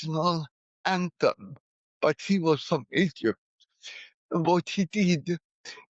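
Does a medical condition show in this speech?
Yes: cerebral palsy; poor speech as a child.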